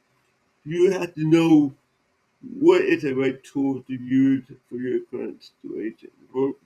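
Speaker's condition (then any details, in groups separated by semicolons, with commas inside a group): Cerebral palsy; present from birth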